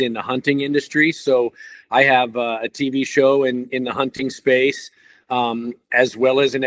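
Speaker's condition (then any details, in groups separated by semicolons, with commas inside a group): No condition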